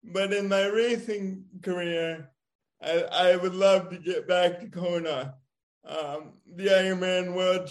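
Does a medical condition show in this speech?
Yes: cerebral palsy; diagnosed as firstborn child, went to therapy.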